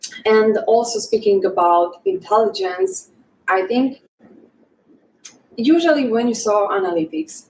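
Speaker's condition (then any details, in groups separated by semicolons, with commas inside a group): No condition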